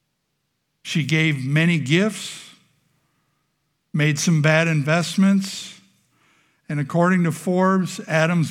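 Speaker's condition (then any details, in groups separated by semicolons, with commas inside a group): No condition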